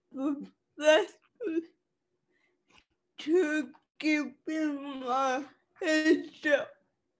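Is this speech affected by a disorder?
Yes: cerebral palsy; uses songs to get point across.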